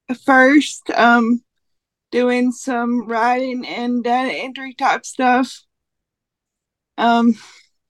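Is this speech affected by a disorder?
Yes: cerebral palsy; no speech dictation software at present, would like to have it.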